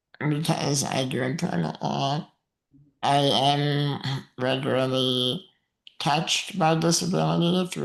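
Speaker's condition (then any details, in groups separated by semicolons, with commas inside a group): Muscular dystrophy; uses wheelchair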